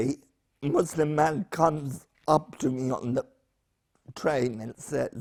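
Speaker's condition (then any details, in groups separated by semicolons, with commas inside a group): Spastic paraplegia with essential tremor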